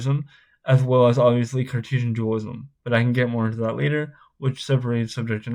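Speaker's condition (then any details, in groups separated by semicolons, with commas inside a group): Spastic cerebral palsy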